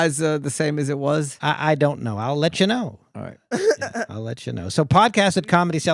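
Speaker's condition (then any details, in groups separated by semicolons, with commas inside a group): No condition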